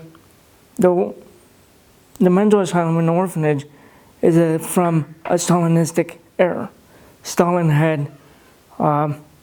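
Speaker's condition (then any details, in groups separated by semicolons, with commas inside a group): Cerebral palsy; no speech therapy, some words hard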